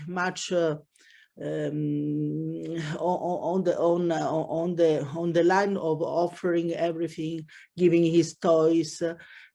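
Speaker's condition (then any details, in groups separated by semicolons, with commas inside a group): No condition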